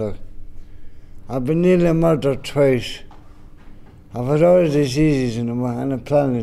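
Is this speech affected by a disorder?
Yes: brain injury; spasticity, left hand fixed, deafness; mild speech impediment.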